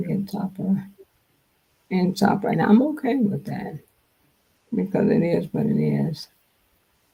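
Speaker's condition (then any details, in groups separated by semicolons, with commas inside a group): Multiple sclerosis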